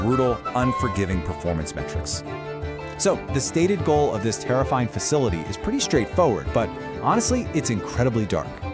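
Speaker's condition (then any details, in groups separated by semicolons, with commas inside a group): No condition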